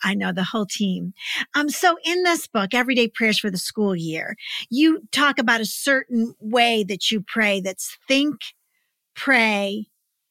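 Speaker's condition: No condition

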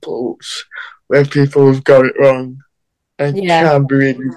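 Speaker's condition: Cerebral palsy

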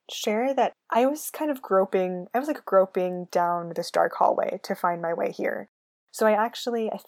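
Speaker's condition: No condition

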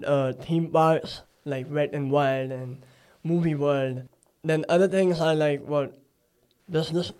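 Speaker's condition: Cleft palate; listeners try harder to understand

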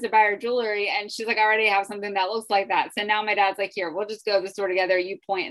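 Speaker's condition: No condition

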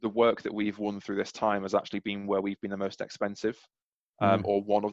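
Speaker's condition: No condition

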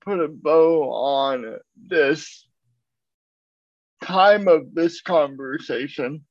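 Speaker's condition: Cerebral palsy; uses a wheelchair

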